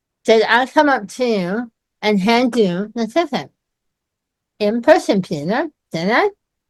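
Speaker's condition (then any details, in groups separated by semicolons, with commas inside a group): Myasthenia gravis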